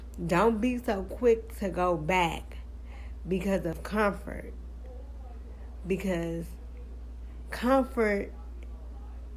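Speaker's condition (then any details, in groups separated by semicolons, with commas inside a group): Cerebral palsy, spastic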